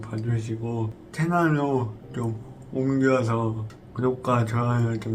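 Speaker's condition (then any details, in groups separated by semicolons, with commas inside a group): Brain lesion disability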